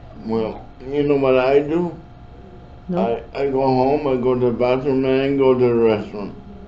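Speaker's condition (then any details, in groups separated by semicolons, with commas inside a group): Cerebral palsy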